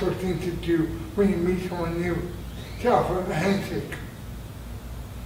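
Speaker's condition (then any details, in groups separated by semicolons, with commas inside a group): Traumatic brain injury; near-fatal injury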